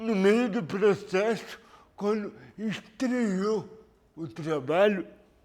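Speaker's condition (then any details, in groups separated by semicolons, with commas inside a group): Cerebral palsy; lack of oxygen at birth, premature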